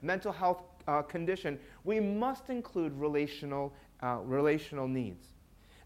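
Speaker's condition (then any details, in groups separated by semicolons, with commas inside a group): No condition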